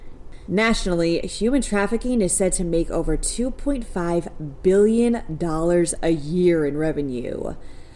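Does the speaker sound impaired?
No.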